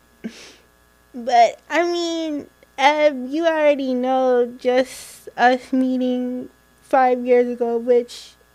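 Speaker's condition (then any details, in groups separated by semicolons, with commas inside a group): Cerebral palsy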